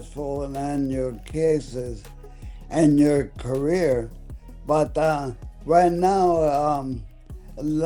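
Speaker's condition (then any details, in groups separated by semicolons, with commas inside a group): ALS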